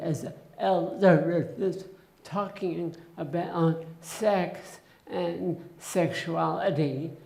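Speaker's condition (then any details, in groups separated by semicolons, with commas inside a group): Essential tremor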